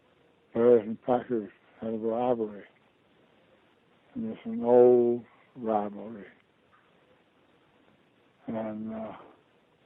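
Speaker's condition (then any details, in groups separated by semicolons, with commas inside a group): Parkinson's disease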